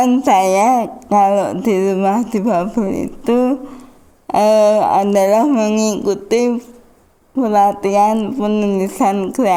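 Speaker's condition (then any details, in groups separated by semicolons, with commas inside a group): Cerebral palsy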